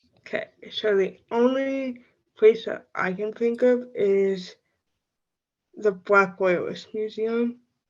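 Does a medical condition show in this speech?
Yes: cerebral palsy.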